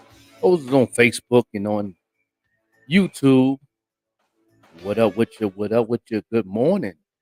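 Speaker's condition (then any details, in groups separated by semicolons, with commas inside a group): No condition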